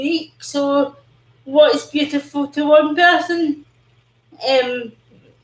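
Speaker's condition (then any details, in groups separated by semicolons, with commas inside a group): Cerebral palsy; predicted never to talk, now talks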